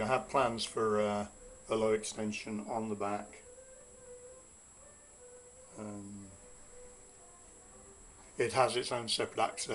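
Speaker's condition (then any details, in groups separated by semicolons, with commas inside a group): No condition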